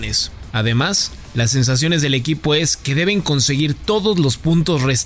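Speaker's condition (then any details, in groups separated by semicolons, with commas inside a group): No condition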